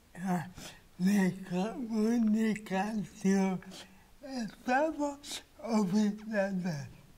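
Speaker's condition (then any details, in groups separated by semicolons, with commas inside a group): Cerebral palsy; difficulty pronouncing, uses communication device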